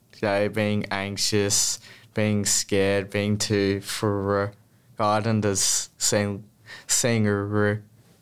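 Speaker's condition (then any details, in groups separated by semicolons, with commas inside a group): Stutter; childhood stutter, therapy grades 1-4, smooth speech at Box Hill Clinic 2 years from 14-15; repeated sounds, blocks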